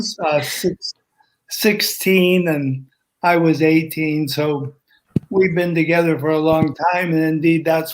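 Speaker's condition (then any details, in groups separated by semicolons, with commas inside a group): ALS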